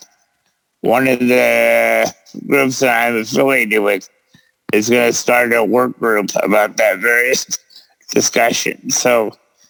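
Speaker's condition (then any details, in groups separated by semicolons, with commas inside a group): Cerebral palsy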